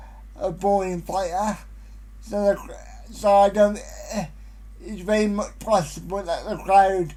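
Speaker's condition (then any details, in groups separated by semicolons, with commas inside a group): Cerebral palsy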